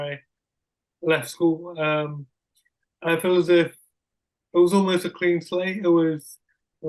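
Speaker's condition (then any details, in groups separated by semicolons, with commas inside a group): Cerebral palsy; acquired after birth, wheelchair user, many childhood surgeries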